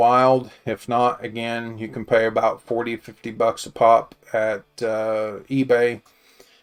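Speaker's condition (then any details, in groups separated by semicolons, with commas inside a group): No condition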